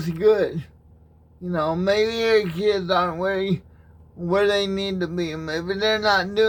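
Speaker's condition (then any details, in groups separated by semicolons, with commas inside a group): Cerebral palsy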